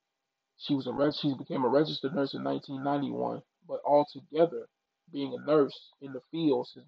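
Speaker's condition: No condition

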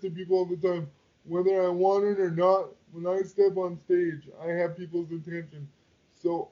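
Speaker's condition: Quadriplegic cerebral palsy; raising funds for ramp system to access inaccessible stages

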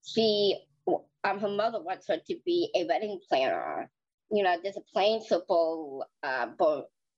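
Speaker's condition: Down syndrome; flat feet

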